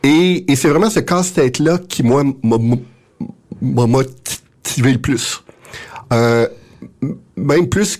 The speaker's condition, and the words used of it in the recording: Stuttering. Il y a effectivement un mur à traverser à chaque fois.